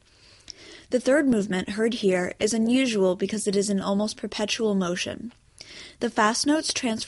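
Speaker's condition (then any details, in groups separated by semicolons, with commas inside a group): No condition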